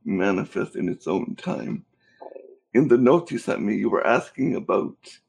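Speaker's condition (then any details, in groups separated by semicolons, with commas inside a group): Cerebral palsy; cerebral palsy since birth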